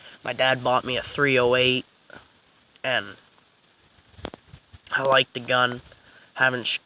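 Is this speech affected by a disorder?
No.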